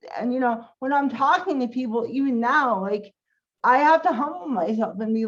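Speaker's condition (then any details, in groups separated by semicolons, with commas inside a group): Cerebral palsy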